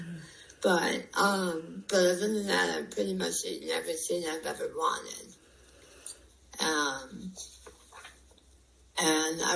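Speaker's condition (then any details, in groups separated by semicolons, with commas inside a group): Head and neck cancer; recurrence, most face and neck lymph nodes removed, 75% tongue removed; two surgeries, two radiation courses, ongoing speech and swallowing therapy; dysphagia, audible saliva while speaking, throat clearing, paced breathing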